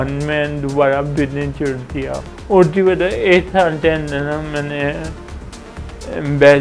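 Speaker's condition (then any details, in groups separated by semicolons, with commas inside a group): Cerebral palsy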